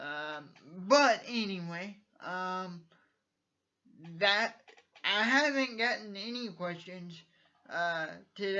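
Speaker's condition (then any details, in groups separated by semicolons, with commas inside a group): Cerebral palsy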